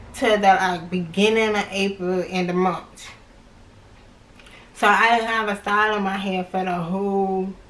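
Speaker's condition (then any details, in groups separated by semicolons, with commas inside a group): Cerebral palsy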